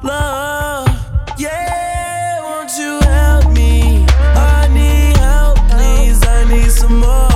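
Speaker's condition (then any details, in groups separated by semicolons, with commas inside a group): No condition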